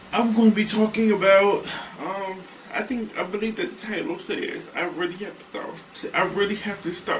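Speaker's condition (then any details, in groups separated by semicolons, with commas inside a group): Cerebral palsy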